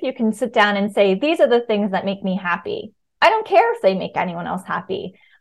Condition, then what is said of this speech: No condition.